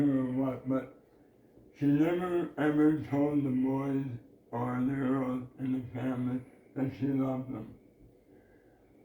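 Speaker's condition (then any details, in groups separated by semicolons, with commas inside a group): Oral cancer; base of tongue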